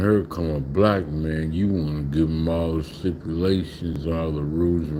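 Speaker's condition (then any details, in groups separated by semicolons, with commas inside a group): Slurred speech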